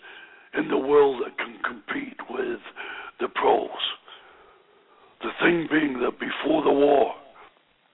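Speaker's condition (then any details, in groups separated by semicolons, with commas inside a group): Voice box damage after neck operation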